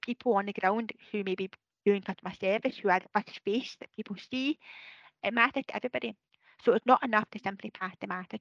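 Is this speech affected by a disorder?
Yes: deafness; hearing impairment with visual impairment, uses communication support workers, uses visual impairment software; hearing impairment sometimes affects speech, sometimes talks too fast, unsure how loud or quiet.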